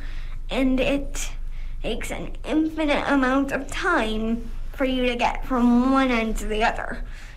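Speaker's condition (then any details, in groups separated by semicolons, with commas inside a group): Cerebral palsy; botox then sdr by dr. parks for spasms, physio intensive with beck at 4, poor fine motor; short-sighted, wears glasses, objects beyond a few meters blurry without them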